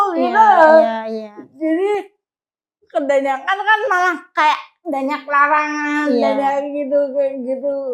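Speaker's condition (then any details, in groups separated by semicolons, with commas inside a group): Cerebral palsy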